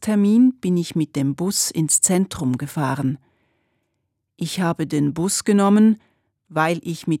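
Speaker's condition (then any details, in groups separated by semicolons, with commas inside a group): No condition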